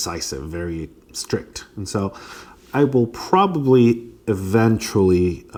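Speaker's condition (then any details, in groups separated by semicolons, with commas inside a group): No condition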